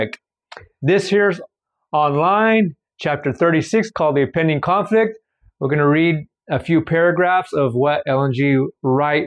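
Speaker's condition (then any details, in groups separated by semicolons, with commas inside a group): No condition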